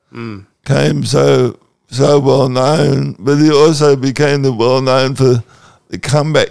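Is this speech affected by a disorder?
Yes: cerebral palsy.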